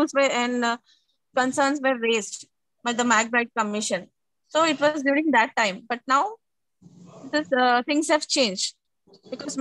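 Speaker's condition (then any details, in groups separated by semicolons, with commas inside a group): No condition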